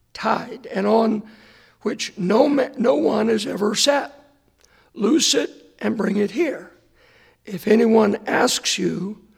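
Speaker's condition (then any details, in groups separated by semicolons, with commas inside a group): Hoarseness after vocal cord surgery; hoarse voice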